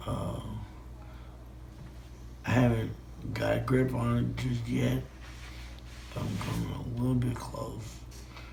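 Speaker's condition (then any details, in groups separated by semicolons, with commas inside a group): Traumatic brain injury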